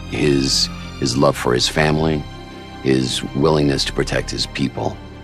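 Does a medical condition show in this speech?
No.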